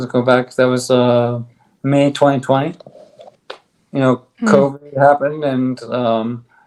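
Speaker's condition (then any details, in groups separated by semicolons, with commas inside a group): ALS; on drug, stronger bite, speaks better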